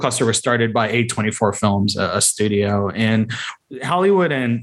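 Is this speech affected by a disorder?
No.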